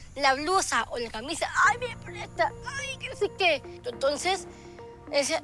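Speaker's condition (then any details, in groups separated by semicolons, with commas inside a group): Down syndrome; short limbs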